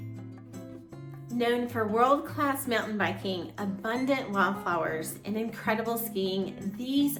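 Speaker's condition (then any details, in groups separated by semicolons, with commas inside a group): No condition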